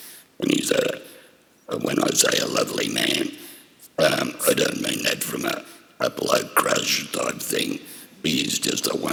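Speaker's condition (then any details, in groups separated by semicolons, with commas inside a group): Laryngectomy for throat cancer; laryngectomy, voice box removed, earlier debulking surgery; laryngectomy last year, then radiotherapy and chemotherapy; raspy voice before, swallowing difficulty, acidic food harsh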